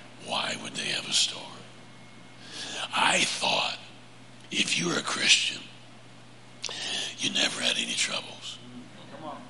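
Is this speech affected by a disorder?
Yes: laryngeal cancer; vocal cord cancer, prior chemo and radiation, 35 treatments over about seven weeks; cancer recurred at fourth three-month checkup, laryngectomy scheduled, no spread on MRI, PET scans; deep raspy 'Batman voice', much weaker than before, prosthesis speech planned after laryngectomy.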